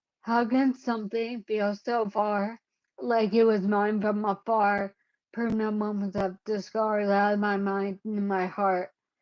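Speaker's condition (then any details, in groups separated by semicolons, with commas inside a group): Cerebellar ataxia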